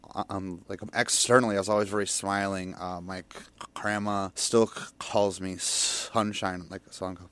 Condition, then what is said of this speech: Stuttering. When I feel safe, I don't care if I stutter because I also feel like I can make fun of my, you know, like my speech impediment